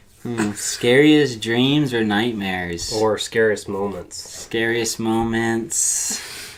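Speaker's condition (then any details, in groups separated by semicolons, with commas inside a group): No condition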